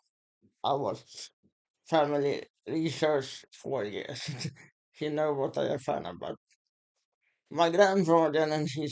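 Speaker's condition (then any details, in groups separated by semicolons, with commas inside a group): Muscular Parkinson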